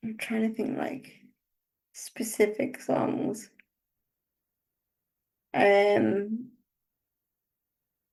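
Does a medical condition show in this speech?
Yes: cerebral palsy; uses wheelchair.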